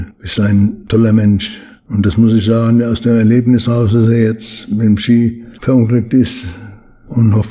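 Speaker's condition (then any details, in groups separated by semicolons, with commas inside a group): Parkinson's disease; slowed movements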